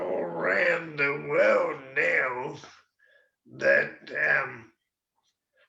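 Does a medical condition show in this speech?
Yes: MND; slower progressing form.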